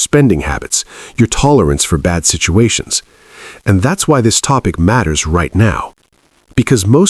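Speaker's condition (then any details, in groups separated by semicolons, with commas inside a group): No condition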